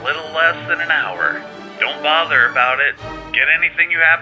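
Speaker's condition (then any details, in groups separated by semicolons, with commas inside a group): No condition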